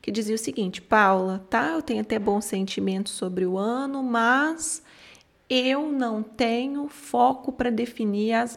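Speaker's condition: No condition

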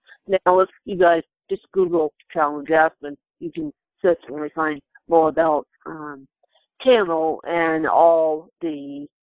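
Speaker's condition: Cerebral palsy; present from birth, lost ability to walk, near-fatal back operation in children's hospital left paralysis

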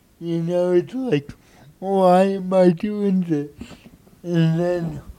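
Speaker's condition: Cerebral palsy; no medication

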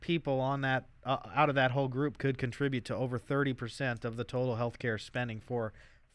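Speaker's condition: No condition

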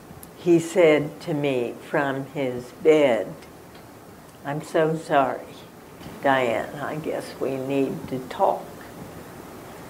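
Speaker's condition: Spasmodic dysphonia; could not talk for 4 months before diagnosis, injections allow continued radio broadcasting

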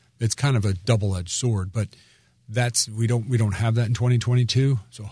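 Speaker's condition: No condition

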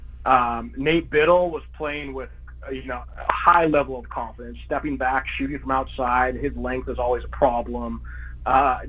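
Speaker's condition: No condition

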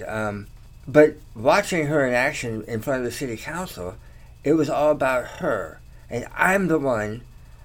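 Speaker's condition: Tongue cancer surgery; slight slur, talks okay

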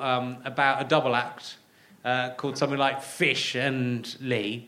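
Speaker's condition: No condition

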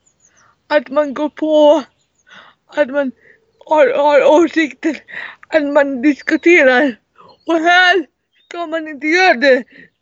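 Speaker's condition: Cerebral palsy, severe

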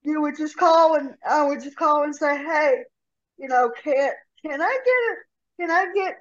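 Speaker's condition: Cerebral palsy; severe rotator cuff tear

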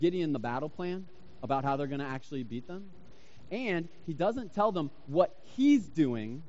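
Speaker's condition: No condition

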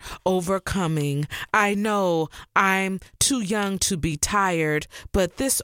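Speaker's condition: No condition

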